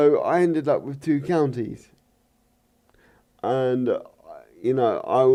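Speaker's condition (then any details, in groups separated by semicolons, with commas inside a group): Cerebral palsy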